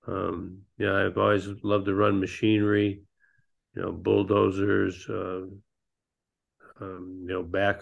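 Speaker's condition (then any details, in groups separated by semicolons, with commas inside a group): Parkinson's disease; pickleball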